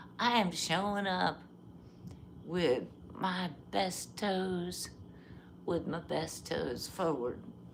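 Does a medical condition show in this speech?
Yes: cervical dystonia, essential tremor; affects neck, also essential tremor.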